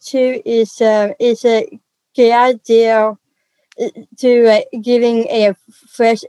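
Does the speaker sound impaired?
Yes: Down syndrome; congenital, sleep apnea now in remission, no longer uses CPAP mask.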